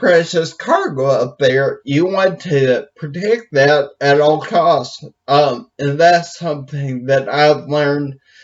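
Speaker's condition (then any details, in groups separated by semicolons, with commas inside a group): Brain injury; speech affected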